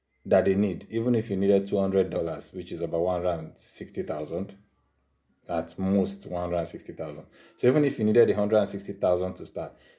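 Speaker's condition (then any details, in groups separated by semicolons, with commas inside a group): No condition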